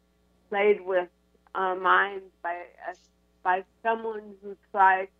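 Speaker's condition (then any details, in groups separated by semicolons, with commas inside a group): Cerebral palsy; spinal cord surgery C1 to C7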